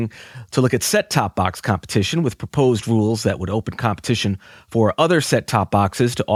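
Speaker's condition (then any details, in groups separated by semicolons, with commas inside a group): No condition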